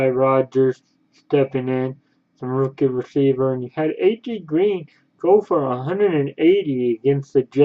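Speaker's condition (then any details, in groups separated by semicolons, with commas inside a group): Cerebral palsy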